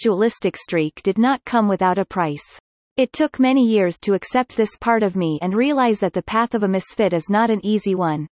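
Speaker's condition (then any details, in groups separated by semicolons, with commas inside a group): No condition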